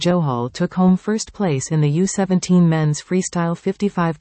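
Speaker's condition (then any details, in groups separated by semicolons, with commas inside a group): No condition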